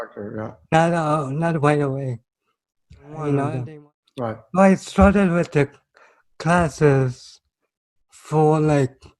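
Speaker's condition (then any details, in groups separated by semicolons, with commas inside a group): Cerebral palsy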